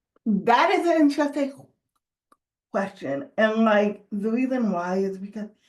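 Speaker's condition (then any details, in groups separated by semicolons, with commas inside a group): Cerebral palsy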